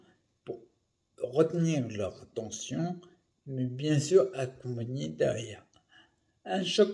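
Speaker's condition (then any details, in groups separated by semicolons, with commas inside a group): Primary progressive multiple sclerosis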